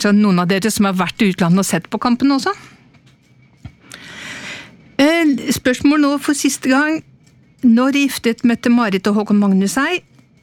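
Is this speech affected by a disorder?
No.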